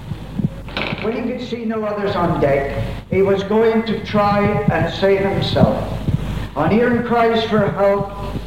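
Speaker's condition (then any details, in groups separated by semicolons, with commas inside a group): No condition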